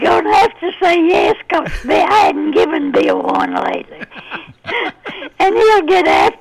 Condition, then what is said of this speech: Vocal cord paralysis. Well, actually, you could tell it, but I guess your voice is not as what it needs to be.